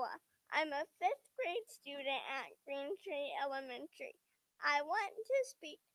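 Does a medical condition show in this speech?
Yes: cerebral palsy; periventricular leukomalacia.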